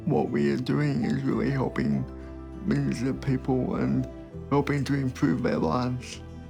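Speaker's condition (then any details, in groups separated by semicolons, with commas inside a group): Cerebral palsy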